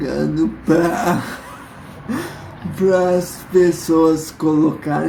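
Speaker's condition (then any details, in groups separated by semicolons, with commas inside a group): Multiple sclerosis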